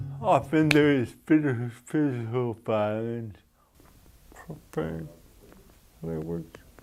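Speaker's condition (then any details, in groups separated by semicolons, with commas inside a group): Brain injury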